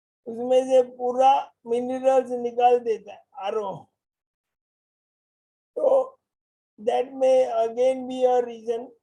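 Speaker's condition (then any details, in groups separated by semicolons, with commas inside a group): Motor neurone disease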